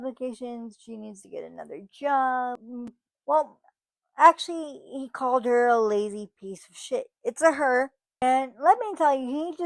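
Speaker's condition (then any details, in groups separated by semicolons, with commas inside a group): Cerebral palsy, spastic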